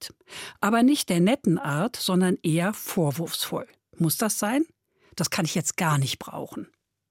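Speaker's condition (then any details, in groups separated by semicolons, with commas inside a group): No condition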